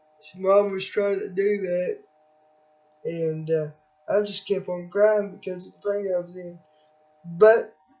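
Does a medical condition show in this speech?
Yes: cerebral palsy.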